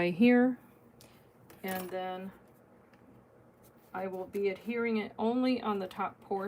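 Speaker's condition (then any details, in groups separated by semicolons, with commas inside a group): No condition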